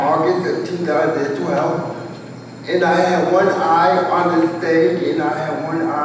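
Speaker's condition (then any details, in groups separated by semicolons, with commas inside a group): Cerebral palsy; spastic quadriplegic, all four limbs, wheelchair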